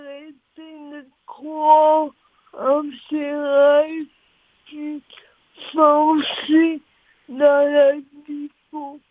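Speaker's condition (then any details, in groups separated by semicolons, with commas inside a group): Cerebral palsy; speech affected, listeners must pay attention to follow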